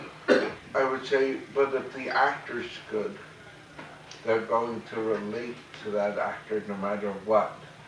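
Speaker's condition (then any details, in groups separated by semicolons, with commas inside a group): Cerebral palsy; very mild form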